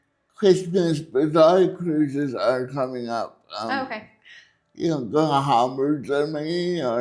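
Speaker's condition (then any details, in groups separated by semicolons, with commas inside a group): Cerebral palsy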